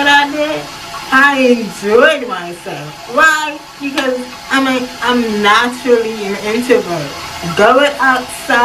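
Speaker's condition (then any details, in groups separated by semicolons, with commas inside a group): Cerebral palsy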